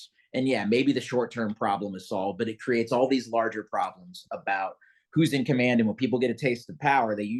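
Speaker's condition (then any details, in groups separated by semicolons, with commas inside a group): No condition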